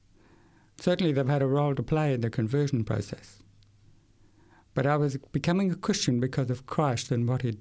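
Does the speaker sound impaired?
Yes: severe to profound hearing loss, acquired, from meningitis at age 8.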